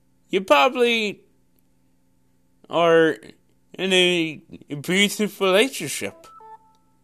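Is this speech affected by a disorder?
Yes: cerebral palsy; congenital cerebral palsy, born with condition.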